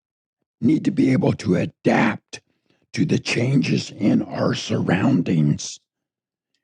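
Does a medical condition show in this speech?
Yes: throat cancer; tracheostomy tube.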